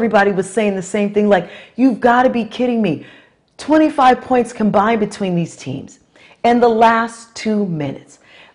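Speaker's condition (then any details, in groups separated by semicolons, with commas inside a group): No condition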